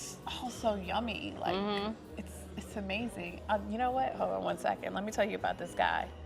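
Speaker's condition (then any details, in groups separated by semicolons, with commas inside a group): No condition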